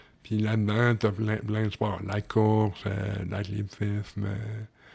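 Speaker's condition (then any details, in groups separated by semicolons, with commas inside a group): Cerebral palsy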